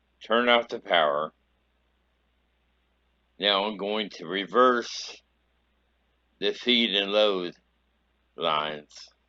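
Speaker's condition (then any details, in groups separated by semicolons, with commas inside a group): Traumatic brain injury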